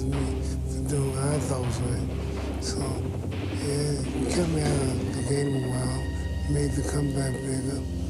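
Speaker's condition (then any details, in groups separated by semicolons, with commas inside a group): Parkinson's syndrome; mild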